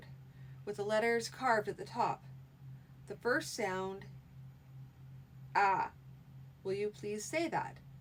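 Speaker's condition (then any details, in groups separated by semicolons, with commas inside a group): No condition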